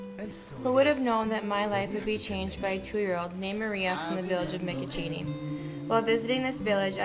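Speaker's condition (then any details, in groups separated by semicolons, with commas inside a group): No condition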